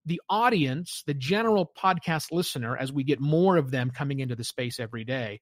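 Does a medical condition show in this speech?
No.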